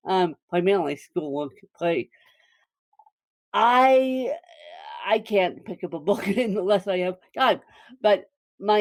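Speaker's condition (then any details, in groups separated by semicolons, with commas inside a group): Cerebral palsy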